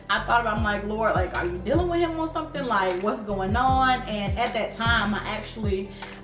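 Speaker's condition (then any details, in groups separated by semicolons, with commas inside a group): No condition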